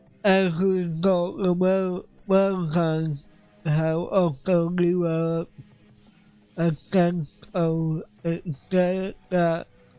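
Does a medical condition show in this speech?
Yes: cerebral palsy; affects voice.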